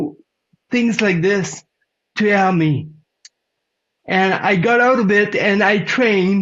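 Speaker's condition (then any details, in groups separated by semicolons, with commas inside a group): Cerebral palsy; present from birth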